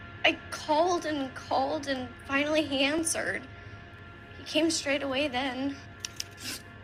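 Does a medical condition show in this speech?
No.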